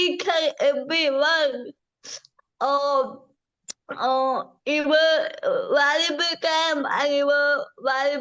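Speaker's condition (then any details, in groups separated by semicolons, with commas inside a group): Cerebral palsy; from birth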